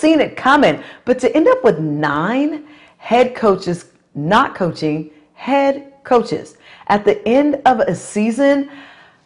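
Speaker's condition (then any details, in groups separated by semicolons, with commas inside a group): No condition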